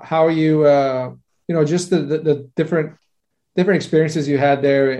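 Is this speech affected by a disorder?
No.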